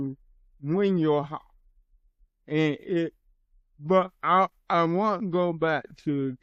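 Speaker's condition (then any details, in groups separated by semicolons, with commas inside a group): Cerebral palsy; from birth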